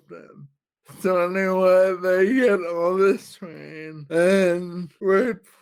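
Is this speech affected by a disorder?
Yes: Friedreich's ataxia.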